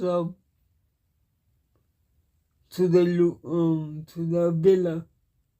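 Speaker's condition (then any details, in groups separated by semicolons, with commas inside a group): Cerebral palsy; cannot walk, uses wheelchair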